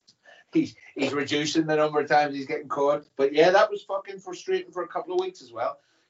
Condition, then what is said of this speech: None; typical speech.